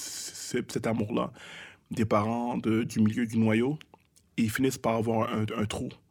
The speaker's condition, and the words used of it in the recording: Stuttering. Quand je rappais, j'avais pas de problème de bégaiement quand je parle, je bégaye.